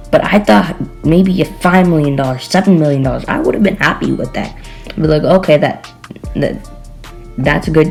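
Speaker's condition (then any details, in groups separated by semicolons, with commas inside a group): No condition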